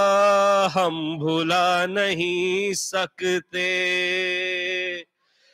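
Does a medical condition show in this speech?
No.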